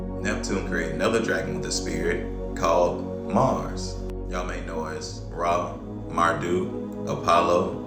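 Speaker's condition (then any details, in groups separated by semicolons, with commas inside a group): No condition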